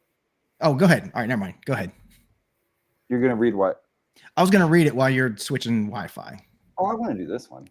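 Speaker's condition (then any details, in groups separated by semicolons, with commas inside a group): No condition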